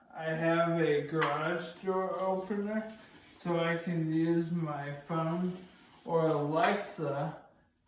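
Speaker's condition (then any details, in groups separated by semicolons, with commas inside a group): ALS; starting to lose voice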